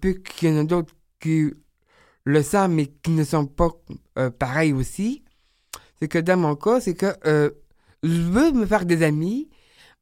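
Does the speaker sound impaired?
Yes: Down syndrome; age 30; described as very talkative, at ease and eager to speak.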